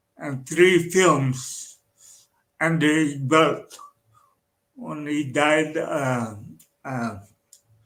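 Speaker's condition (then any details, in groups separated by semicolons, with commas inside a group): Cerebral palsy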